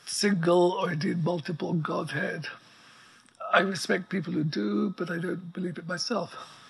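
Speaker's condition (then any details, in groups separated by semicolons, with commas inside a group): ALS; progressive neuromuscular illness, effectively quadriplegic, wheelchair six months after diagnosis, plastic nasal breathing pump; immobile for hours on end, pump sets breathing rate, writes by dictation; voice very weak, needs amplifier, breathing apparatus audible in background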